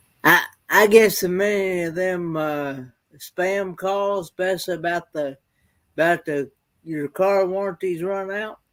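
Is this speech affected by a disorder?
Yes: cerebral palsy.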